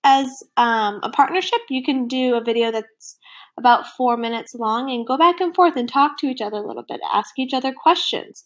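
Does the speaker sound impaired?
No.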